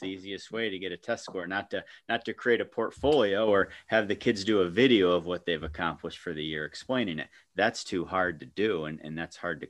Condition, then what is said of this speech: No condition.